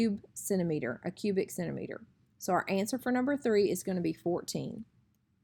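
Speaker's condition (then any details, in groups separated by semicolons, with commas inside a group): No condition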